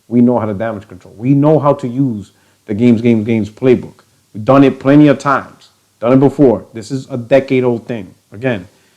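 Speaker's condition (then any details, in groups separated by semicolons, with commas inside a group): No condition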